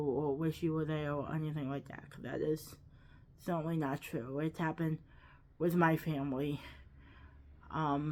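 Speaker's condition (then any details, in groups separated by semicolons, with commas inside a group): Cerebral palsy, quadriplegic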